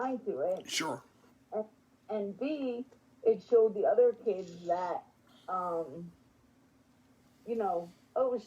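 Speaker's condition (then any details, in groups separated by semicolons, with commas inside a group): Spastic quadriplegic cerebral palsy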